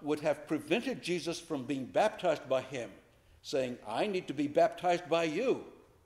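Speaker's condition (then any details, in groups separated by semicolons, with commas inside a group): No condition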